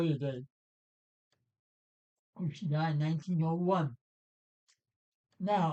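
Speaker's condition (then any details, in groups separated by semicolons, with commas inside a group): Parkinson's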